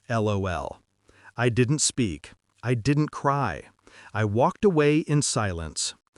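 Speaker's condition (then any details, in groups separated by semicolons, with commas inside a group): No condition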